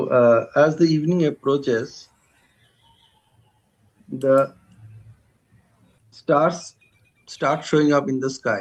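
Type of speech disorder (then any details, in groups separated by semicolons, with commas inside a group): None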